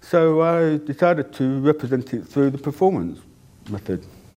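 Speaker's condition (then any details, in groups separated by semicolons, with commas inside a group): Deafness; cannot hear own voice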